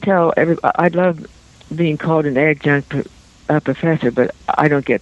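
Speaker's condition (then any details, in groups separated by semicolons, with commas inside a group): Stuttering; 3-6 week Hollins Institute retraining, then weekly therapy with Patrice Thompson at Walter Reed for 2-3 years; much improved, not completely fluent, still occasional stuttering moments; confident, fast talking causes trouble, stops, takes full breath, restarts; repeated sounds, blocks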